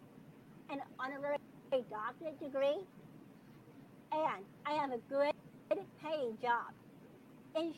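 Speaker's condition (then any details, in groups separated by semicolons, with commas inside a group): Down syndrome; recorded video message played during episode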